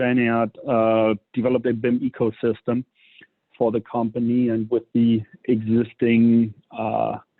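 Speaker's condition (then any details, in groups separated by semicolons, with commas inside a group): No condition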